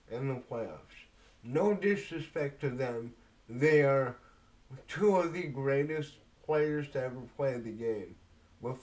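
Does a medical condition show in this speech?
Yes: cerebral palsy.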